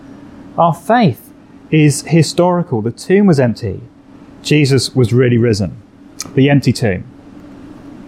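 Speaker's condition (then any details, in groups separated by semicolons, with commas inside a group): No condition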